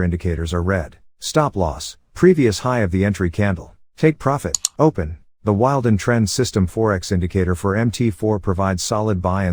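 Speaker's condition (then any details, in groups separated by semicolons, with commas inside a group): No condition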